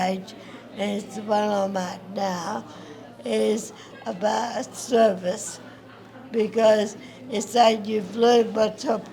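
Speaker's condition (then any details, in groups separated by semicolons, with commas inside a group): Acquired brain injury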